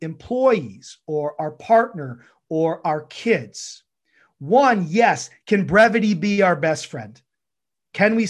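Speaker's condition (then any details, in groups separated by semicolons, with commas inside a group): No condition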